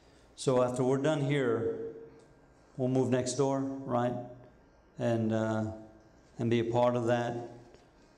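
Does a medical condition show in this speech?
No.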